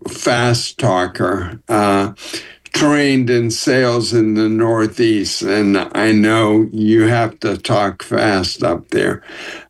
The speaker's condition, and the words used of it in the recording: ALS (motor neuron disease). You can hear the effects on my speech.